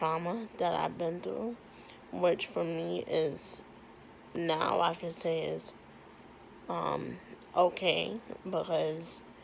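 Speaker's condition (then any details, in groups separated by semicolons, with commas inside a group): Cerebral palsy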